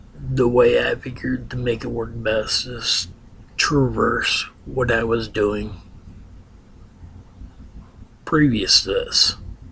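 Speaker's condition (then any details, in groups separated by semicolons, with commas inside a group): Ataxia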